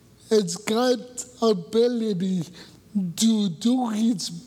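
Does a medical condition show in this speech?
Yes: cerebral palsy; voice affected, voice described as a curse.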